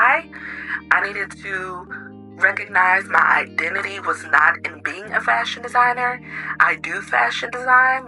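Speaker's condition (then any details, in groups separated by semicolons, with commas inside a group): No condition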